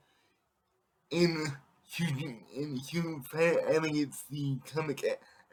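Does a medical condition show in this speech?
Yes: cerebral palsy; able to speak.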